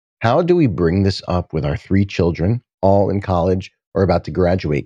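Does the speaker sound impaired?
No.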